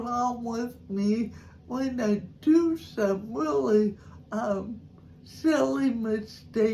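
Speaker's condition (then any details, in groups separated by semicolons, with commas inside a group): Cerebral palsy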